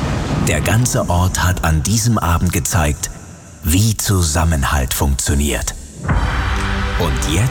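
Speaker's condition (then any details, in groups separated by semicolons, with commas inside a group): No condition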